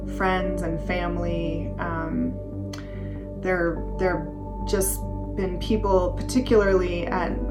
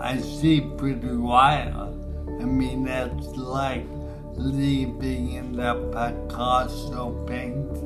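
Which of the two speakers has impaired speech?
The second: traumatic brain injury (pontine cavernoma); two pontine bleeds from cavernous malformation, two surgeries.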